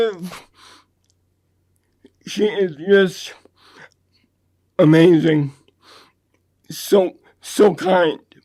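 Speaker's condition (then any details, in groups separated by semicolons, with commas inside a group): Dystonia; neurological condition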